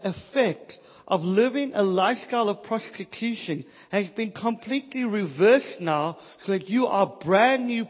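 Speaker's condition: Cleft palate, Pierre Robin syndrome

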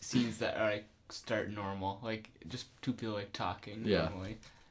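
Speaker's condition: No condition

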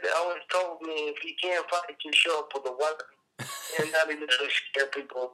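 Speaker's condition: Cerebral palsy; appearance likened to Parkinson's

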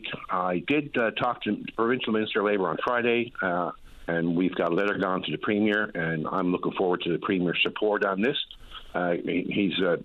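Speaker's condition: No condition

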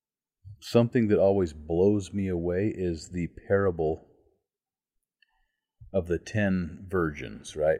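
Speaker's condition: No condition

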